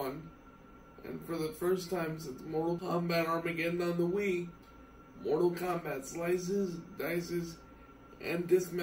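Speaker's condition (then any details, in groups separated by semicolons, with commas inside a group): Cerebral palsy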